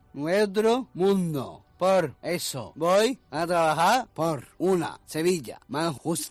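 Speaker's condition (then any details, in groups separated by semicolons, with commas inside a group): Down syndrome; congenital, severe congenital heart disease, several surgeries in first year and a half, then early stimulation; 23 years old, nearly 24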